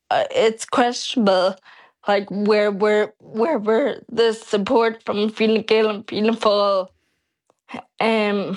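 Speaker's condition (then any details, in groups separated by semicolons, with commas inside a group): Friedreich's ataxia; progressive neurological, onset age 12, mostly wheelchair-bound, hearing and eyesight worsening; 16 years since onset, supplements only, Skyclarys not reimbursed, reactive physio, speech therapy; speech declining drastically each year, own voice recorded for future synthetic voice, swallowing deteriorating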